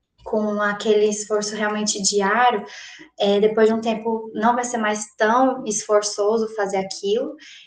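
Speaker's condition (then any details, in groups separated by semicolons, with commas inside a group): No condition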